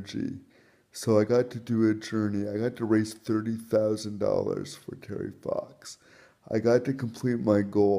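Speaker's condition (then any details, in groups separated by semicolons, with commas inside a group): Cerebral palsy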